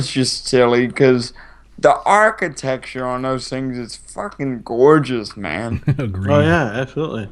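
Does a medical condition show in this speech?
Yes: cerebral palsy.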